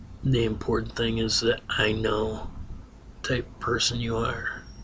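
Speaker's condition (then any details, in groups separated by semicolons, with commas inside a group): Ataxia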